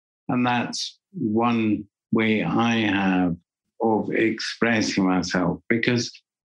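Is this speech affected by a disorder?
Yes: Parkinson's disease; voice going, can no longer sing or do theatre.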